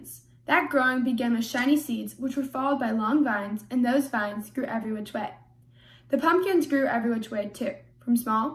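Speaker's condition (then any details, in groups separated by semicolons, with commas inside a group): No condition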